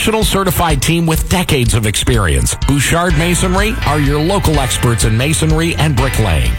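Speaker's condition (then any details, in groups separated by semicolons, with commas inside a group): No condition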